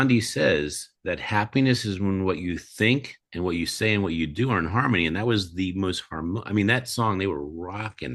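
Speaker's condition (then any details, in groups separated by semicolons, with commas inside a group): No condition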